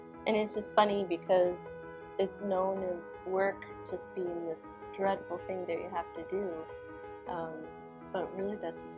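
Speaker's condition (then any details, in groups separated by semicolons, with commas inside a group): No condition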